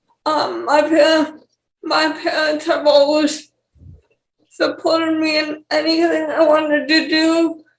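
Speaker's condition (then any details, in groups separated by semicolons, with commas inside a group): Cerebral palsy; age 28, needs help with most daily tasks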